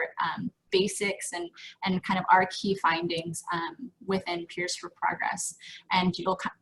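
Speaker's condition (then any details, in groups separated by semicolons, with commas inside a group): No condition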